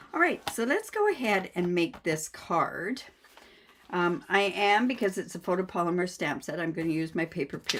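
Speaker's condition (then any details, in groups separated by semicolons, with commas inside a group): No condition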